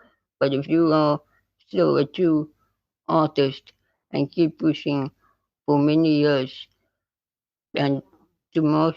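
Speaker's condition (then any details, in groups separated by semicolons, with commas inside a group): Spinal muscular atrophy type 2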